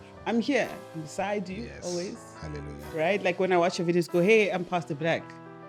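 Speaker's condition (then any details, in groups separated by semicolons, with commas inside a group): No condition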